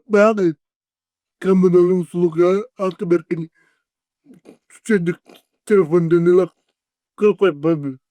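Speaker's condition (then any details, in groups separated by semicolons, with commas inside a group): Cerebral palsy; 40 years with condition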